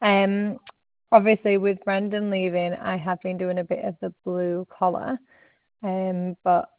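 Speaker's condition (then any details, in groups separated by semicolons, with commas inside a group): No condition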